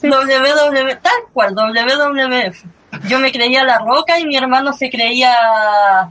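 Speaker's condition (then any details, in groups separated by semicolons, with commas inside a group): Cleft lip and palate; since early childhood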